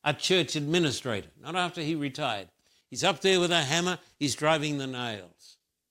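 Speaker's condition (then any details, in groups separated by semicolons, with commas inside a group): No condition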